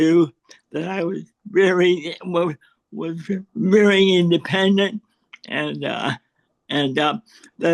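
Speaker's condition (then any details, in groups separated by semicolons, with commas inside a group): Cerebral palsy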